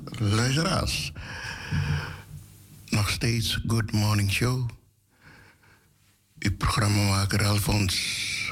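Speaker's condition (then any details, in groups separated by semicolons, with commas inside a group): No condition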